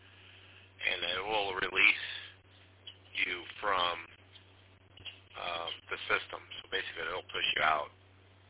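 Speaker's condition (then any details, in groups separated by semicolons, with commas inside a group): No condition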